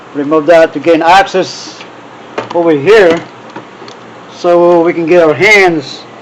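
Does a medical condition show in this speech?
No.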